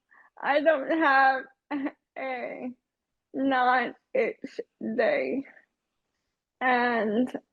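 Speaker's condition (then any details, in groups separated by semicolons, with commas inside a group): ALS; young onset, diagnosed before 35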